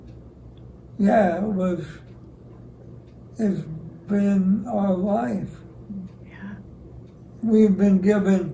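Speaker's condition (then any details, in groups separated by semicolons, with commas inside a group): ALS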